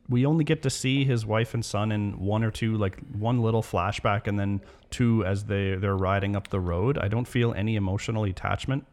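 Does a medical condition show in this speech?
No.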